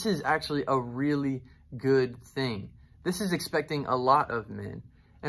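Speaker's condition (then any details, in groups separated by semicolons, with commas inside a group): No condition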